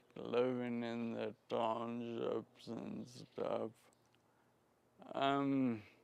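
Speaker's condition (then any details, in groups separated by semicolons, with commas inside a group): Friedreich's ataxia; spasticity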